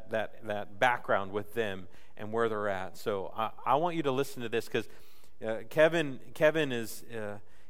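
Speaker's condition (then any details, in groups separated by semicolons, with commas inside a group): No condition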